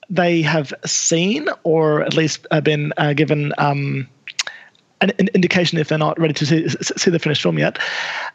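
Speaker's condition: Stutter; present by age 20 at film school, sign language used to assist stutter; repeated sounds

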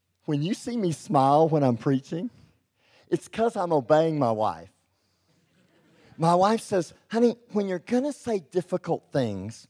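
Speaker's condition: Cleft lip and palate; expected never to be able to speak

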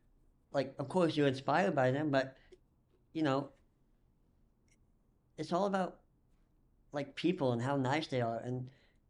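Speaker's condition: Cleft lip and palate; nut bar (likely Nuss bar) currently placed in chest

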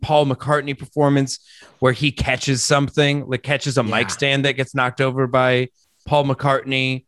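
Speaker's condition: No condition

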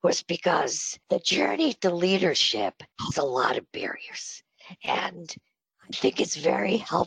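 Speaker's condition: Spasmodic dysphonia; sounds like Marilyn Monroe

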